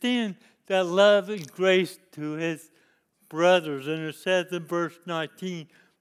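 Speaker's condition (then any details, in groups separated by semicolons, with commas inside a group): Cerebral palsy; lifelong disability since youth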